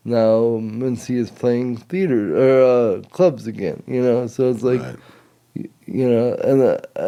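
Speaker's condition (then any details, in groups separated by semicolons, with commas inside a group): Cerebral palsy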